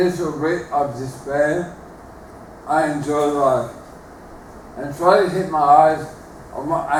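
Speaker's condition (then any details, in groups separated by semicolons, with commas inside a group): Motor neuron disease; terminal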